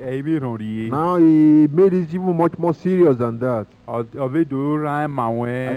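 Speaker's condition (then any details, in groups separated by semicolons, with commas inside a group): No condition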